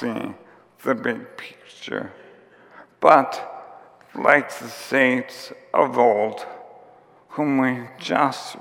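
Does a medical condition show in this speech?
Yes: ALS; onset with tiredness and clumsiness; diagnosed about two and a half years before recording, symptoms began about four years before.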